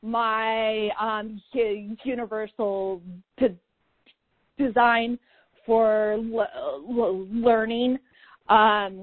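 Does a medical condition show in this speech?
Yes: stuttering; adult stuttering, present since childhood; still stutters; here repeated sounds, prolonged sounds, blocks.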